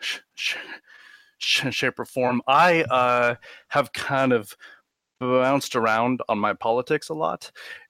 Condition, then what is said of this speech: Stuttering. Okay, so your stutter basically disappears when you sing or you rap, I guess, or when you have a rhythm.